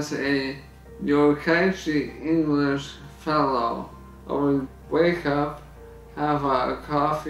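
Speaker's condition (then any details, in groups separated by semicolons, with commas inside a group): ALS; onset in finger, slightly bent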